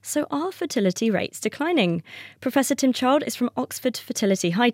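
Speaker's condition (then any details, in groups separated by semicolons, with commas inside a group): No condition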